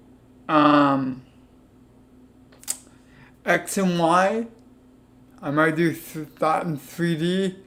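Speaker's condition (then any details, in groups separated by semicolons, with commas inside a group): Cerebral palsy; affects legs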